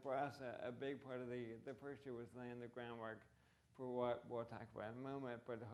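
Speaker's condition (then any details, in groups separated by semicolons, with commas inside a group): ALS; age 39, about 2.5 years since diagnosis; voice impacted, reduced fluency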